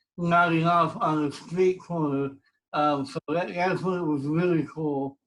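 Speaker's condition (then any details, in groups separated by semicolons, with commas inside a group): Cerebral palsy; speech impediment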